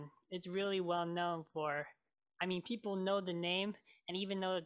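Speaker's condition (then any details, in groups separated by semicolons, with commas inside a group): Cleft lip and palate; congenital cleft lip and palate, many childhood surgeries, major closure surgery, lip scar, scar removal declined; cleft made eating, talking and singing hard while growing up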